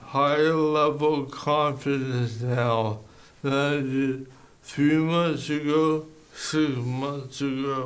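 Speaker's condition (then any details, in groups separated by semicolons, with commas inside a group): ALS; bulbar onset, slurred speech first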